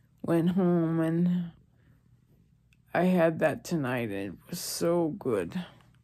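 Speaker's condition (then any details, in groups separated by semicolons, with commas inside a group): ALS; receiving hospice care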